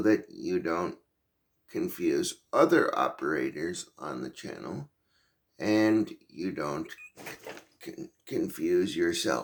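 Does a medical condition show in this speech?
Yes: cerebral palsy.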